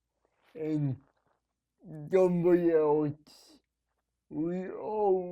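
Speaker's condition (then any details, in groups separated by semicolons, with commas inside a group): Cerebral palsy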